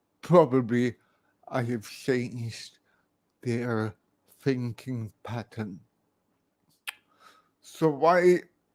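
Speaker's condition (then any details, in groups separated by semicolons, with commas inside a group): Cerebral palsy; from birth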